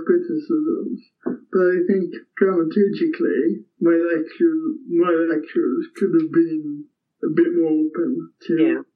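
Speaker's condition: Cerebral palsy; cerebral palsy from brain damage at birth, physical only, affects walking and balance; speech impairment, affects speech and swallowing

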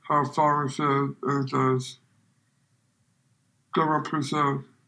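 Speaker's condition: Down syndrome

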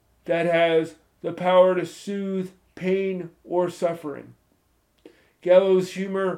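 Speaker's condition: Spastic cerebral palsy, moderate

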